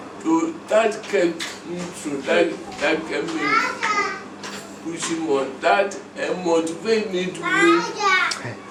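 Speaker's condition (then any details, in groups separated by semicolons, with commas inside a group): Cerebral palsy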